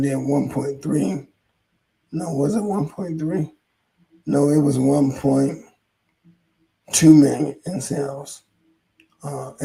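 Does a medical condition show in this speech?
Yes: ALS; hoarse voice.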